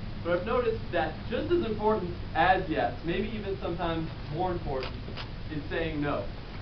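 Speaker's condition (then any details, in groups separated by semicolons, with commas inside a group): No condition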